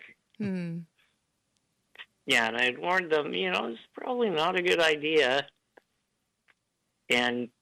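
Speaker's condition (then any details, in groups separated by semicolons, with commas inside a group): Duchenne muscular dystrophy; diagnosed at age 3, power chair since about age 10, no ventilator earlier in life; uses a ventilator to breathe; ventilator may be audible, speech cadence slightly different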